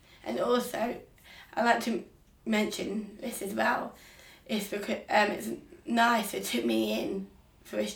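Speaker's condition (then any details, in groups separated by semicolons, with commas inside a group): Down syndrome; Down syndrome since birth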